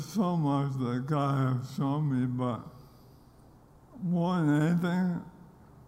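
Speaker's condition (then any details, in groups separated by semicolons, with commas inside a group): ALS; speed and weight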